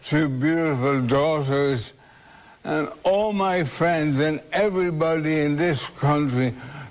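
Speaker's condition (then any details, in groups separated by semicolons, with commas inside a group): Motor neuron disease; voice deterioration as first sign, later fatal; archival Late Late Show interview clip from year of diagnosis; later voice loss, voice bank from DCU using archived recordings, tapped button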